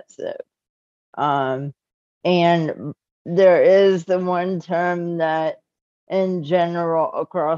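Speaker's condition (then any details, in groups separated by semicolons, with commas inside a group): Cerebral palsy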